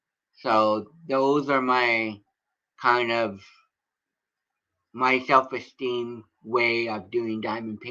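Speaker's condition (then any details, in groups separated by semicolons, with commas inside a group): Cerebral palsy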